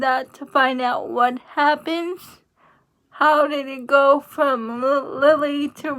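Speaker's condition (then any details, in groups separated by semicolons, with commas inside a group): Cerebral palsy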